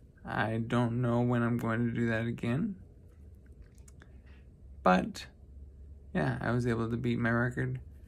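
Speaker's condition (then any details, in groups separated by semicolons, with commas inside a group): Traumatic brain injury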